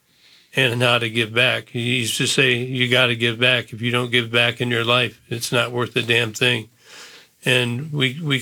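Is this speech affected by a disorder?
Yes: Parkinson's disease; first symptom hand cramping while still broadcasting, diagnosed about 11 years ago, progressive over years; later stage with drooling; once could not speak on live tv, diagnosed 2 days later.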